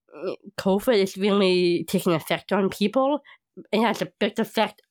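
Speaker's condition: Down syndrome; age 30, slow to catch breath walking hills, as on Japan trip

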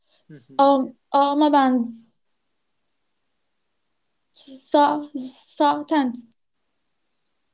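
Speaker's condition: Stuttering; frequent sound and part-word repetitions, repeated initial syllables, filler sounds; repeated sounds, prolonged sounds

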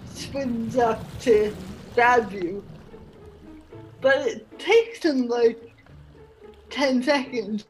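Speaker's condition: Cerebral palsy; spastic tetraplegia from birth

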